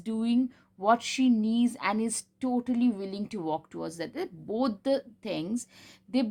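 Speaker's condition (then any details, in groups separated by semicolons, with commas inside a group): No condition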